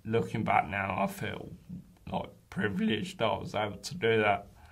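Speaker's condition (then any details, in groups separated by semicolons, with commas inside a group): Ataxia; neurological condition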